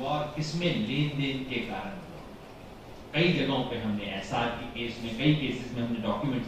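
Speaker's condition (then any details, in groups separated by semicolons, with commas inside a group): No condition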